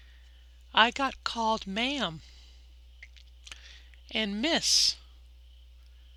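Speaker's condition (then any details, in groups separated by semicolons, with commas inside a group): No condition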